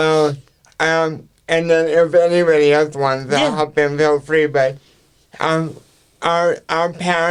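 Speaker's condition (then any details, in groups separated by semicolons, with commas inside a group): Cerebral palsy; speech affected to an extent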